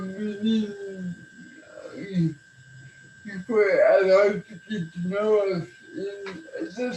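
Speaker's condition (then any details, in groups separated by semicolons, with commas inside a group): Cerebral palsy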